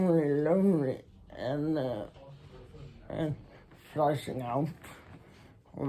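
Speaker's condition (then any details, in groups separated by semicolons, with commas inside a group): Muscular Parkinson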